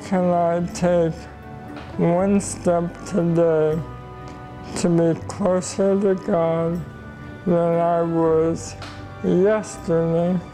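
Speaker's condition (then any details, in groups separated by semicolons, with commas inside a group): ALS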